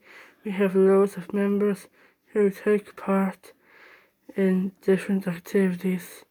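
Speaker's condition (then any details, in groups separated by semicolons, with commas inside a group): Down syndrome; age 17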